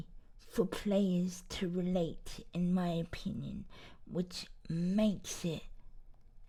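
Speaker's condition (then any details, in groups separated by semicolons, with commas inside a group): Cerebral palsy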